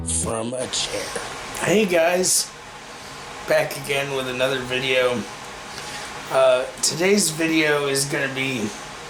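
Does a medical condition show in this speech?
Yes: cerebral palsy; takes medication.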